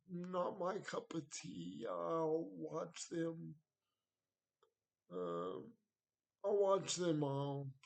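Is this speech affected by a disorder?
Yes: cerebral palsy.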